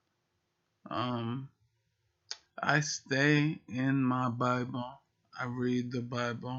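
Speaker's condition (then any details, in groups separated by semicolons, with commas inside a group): Multiple sclerosis; rambling speech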